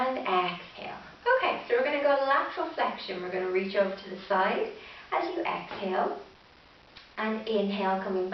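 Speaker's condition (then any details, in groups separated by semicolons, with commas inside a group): No condition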